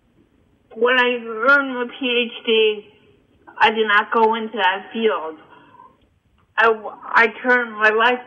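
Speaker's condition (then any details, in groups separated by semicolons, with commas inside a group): Cerebral palsy and hearing loss; congenital cerebral palsy and hearing loss from birth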